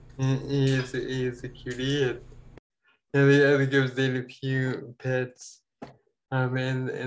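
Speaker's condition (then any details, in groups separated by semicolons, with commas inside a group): Ataxia; falls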